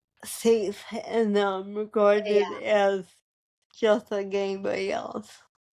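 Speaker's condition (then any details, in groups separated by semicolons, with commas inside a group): Cerebral palsy; present from birth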